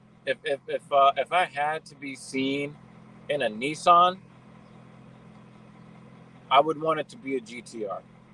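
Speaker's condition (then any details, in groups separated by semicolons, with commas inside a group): No condition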